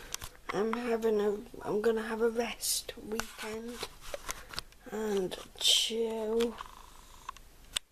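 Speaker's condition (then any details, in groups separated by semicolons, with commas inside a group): Cerebral palsy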